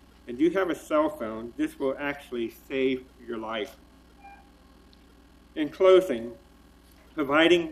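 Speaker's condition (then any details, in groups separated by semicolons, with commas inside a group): Deafblind; legally blind and legally deaf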